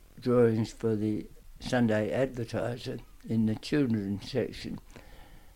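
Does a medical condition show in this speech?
Yes: tongue cancer; aggressive tongue cancer, radiotherapy and chemotherapy, stomach feeding tube for swallowing problems after treatment; lasting speech and swallowing problems, still present to a certain extent.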